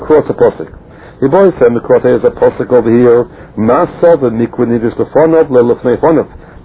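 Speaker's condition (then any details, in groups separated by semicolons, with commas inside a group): No condition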